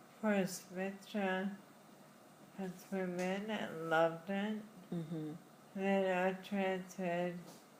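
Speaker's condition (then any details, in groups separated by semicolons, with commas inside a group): Friedreich's ataxia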